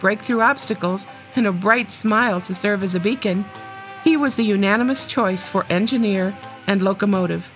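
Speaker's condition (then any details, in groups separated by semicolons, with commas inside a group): No condition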